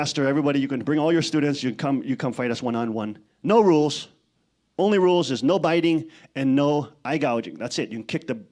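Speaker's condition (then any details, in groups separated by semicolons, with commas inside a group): No condition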